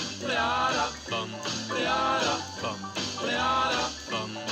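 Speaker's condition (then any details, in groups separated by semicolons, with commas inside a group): No condition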